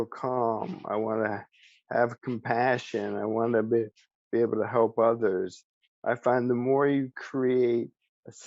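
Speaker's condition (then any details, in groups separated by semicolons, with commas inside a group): ALS; speech still preserved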